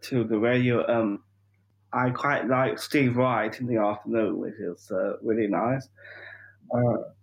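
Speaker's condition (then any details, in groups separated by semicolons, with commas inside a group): Down syndrome; 45 years old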